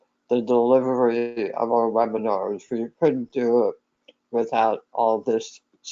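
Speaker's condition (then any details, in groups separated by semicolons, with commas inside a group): Head and neck cancer; severe difficulty swallowing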